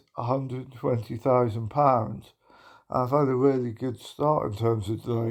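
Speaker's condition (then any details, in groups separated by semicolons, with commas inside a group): Motor neuron disease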